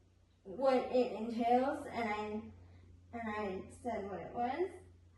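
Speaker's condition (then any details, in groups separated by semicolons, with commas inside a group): Spastic cerebral palsy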